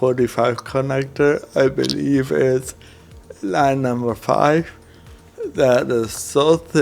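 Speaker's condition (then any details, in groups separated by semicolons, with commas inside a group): Cerebral palsy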